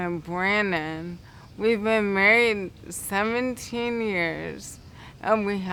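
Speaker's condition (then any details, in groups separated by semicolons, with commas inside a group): Cerebral palsy; affects balance; affects speech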